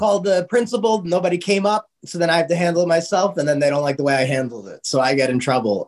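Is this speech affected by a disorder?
No.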